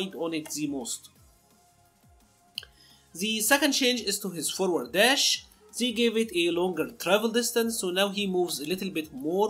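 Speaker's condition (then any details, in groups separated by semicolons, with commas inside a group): No condition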